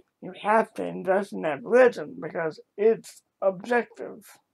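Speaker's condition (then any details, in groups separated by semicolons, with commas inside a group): Cerebral palsy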